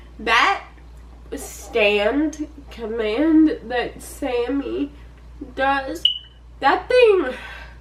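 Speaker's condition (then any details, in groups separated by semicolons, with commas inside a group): Cerebral palsy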